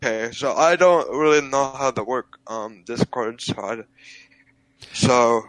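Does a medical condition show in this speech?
Yes: cerebral palsy, physical only.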